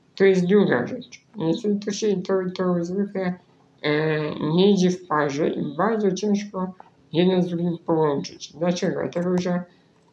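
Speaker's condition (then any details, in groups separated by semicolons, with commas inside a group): Spinal muscular atrophy; right-click via two keys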